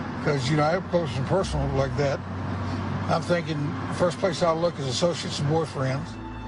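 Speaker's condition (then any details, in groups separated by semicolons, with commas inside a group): No condition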